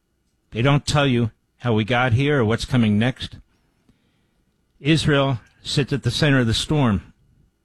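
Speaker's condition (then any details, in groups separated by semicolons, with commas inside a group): No condition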